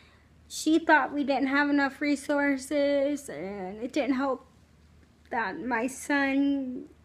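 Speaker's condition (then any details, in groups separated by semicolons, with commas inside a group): Cerebral palsy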